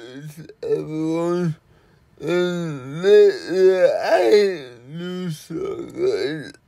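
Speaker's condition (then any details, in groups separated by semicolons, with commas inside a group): Cerebral palsy; uses one hand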